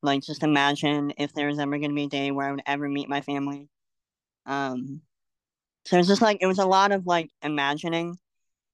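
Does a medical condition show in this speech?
Yes: cleft lip and palate; congenital.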